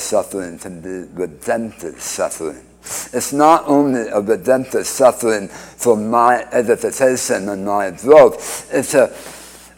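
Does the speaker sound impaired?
Yes: speech impediment after cancer surgery; two-thirds tongue removed at Hartford Hospital.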